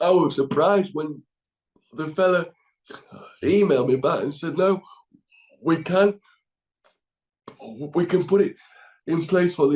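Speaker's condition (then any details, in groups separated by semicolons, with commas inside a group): Cerebral palsy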